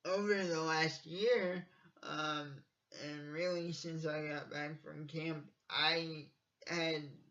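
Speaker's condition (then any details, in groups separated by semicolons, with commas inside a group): Cerebral palsy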